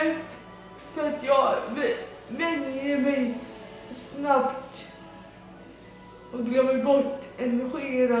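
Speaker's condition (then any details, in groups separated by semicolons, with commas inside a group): Dyskinetic cerebral palsy; dyskinetic form, severe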